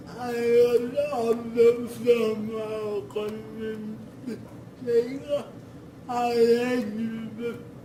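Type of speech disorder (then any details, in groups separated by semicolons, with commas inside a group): Dysarthria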